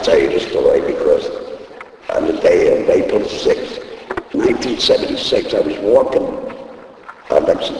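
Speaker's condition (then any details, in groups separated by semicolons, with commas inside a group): Laryngectomy; needs thumb to talk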